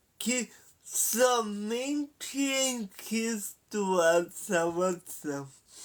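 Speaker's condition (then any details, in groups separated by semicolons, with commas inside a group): Paralysis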